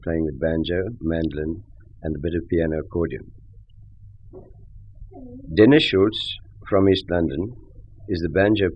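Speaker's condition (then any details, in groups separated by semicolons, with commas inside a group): No condition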